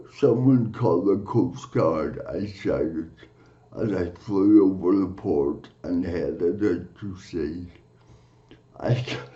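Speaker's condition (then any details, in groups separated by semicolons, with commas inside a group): Cerebral palsy; from birth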